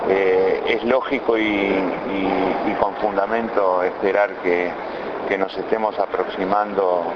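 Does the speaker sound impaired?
No.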